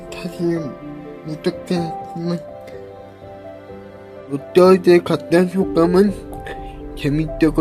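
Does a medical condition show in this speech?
Yes: cerebral palsy; brain lesion.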